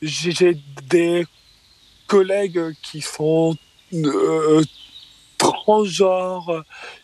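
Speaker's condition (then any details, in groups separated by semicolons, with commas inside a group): Stuttering; stutter identified at age four, first misdiagnosed as Tourette syndrome by psychiatrist in Québec; stuttering in stand-up clip, voice deliberately left unedited; repeated sounds, prolonged sounds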